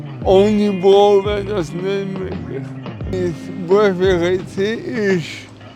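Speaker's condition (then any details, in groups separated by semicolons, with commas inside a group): Cerebral palsy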